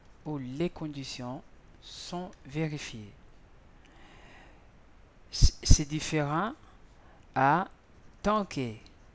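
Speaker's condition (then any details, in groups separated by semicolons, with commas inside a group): No condition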